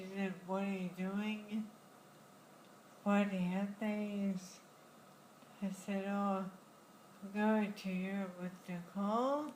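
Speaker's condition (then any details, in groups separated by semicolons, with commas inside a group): Friedreich's ataxia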